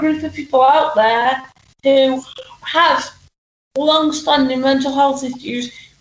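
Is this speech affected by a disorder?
Yes: cerebral palsy; unable to stand, walk or sit independently, limited hand use; relies on power chair, needs help with eating, drinking and all daily tasks, employs own staff team.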